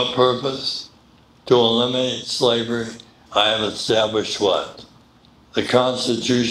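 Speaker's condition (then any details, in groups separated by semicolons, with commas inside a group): Medical condition affecting speech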